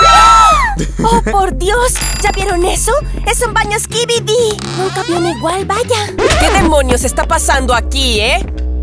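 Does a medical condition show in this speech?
No.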